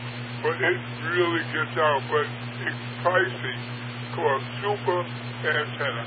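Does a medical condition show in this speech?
Yes: Parkinson's; largely wheelchair bound, unable to get around.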